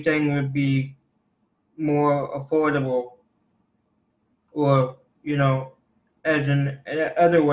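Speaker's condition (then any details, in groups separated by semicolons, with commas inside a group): Cerebral palsy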